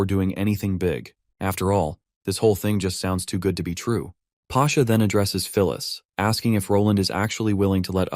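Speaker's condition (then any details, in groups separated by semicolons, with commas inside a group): No condition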